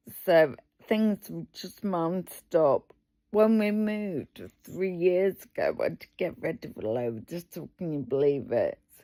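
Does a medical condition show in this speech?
Yes: multiple sclerosis.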